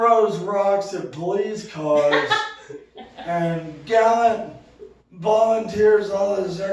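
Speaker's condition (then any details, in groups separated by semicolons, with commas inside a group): Cerebral palsy; movement disorder since childhood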